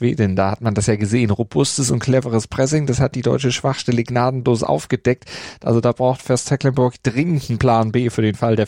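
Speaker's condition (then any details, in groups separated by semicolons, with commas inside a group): No condition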